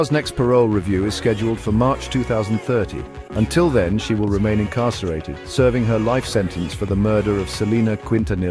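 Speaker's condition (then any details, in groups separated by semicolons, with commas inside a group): No condition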